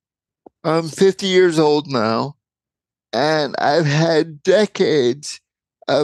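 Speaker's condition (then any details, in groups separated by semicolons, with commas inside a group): Cerebral palsy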